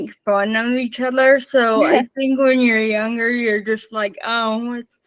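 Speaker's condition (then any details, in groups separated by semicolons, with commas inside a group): Spastic cerebral palsy, mixed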